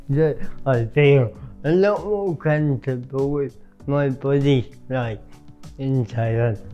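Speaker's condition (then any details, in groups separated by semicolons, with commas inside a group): Cerebral palsy; permanent wheelchair user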